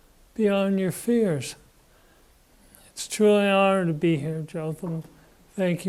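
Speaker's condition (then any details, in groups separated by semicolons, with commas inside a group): Parkinson's disease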